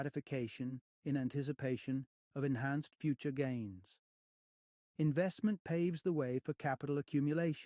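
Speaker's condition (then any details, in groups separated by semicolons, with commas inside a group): No condition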